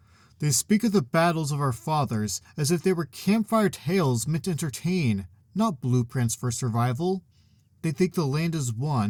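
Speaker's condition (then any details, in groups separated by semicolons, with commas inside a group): No condition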